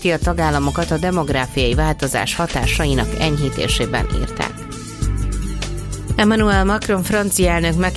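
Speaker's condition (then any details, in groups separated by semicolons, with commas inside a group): No condition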